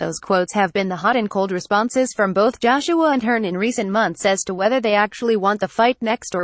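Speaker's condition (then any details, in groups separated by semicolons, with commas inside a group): No condition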